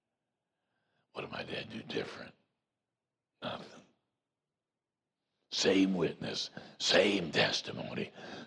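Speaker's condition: Voice box removal needed; voice box removal advised

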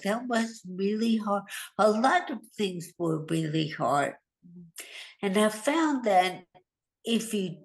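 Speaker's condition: Hemorrhagic stroke; more than a year after stroke

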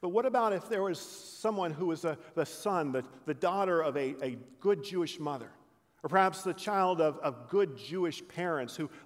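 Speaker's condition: No condition

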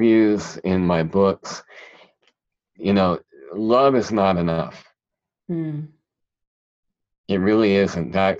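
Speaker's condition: Cleft palate; present since childhood

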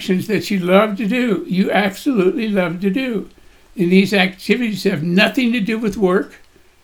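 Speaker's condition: Parkinson's disease; voice shakes, body shakes

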